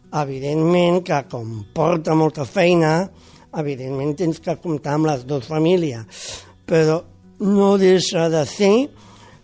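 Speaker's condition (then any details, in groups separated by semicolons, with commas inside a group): Down syndrome; congenital, born with it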